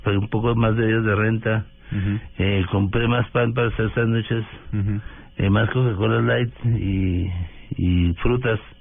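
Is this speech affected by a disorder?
Yes: Parkinson's disease; past stooped posture, marked loss of physical strength; voice sometimes trembles, sometimes understood, sometimes not understood at all.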